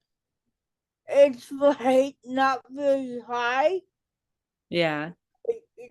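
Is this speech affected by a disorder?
Yes: cerebral palsy; childhood speech delay.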